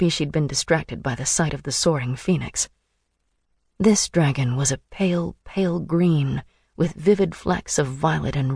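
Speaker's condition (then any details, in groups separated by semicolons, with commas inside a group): No condition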